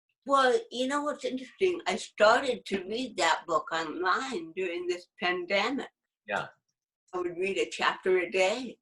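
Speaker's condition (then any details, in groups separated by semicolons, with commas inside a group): Cerebral palsy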